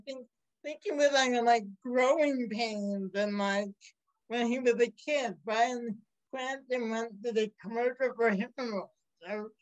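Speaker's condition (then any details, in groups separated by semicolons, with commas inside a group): Cerebral palsy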